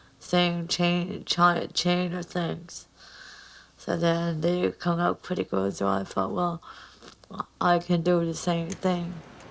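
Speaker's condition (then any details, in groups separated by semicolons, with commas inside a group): Cerebral palsy; mild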